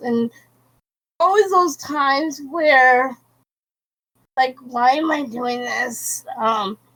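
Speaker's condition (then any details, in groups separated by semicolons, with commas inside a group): Cerebral palsy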